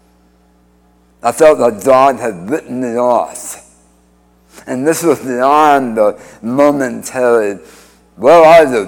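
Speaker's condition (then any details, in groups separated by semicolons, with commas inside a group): Speech impediment after cancer surgery; speech impediment from reconstructed tongue tied to mouth floor, no speech with tracheostomy after surgery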